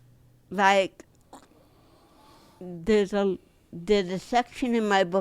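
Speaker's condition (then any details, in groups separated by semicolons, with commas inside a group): Dystonia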